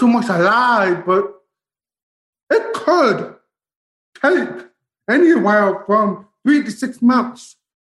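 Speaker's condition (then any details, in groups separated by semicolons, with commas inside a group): Profound deafness; both ears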